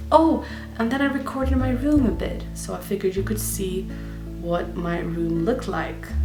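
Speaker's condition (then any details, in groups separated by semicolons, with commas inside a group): No condition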